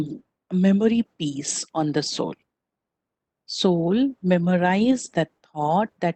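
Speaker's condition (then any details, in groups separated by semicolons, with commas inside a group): No condition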